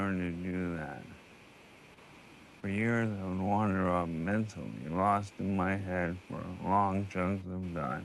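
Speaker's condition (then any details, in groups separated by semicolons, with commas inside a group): ALS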